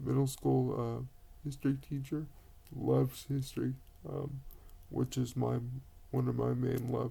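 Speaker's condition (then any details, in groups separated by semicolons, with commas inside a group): Cerebral palsy; quadriplegic; body slowing down, slower processing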